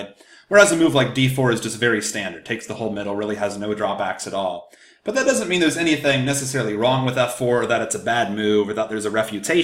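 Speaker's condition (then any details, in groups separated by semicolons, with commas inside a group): No condition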